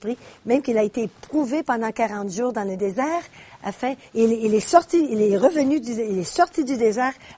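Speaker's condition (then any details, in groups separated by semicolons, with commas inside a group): No condition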